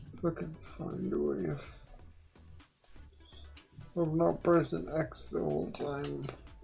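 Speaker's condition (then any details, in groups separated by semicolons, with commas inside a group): Quadriplegic cerebral palsy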